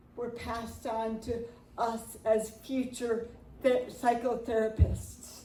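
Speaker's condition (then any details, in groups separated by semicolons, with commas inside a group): Cerebral palsy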